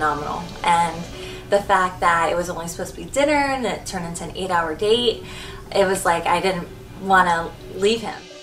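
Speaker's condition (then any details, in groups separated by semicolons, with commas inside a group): No condition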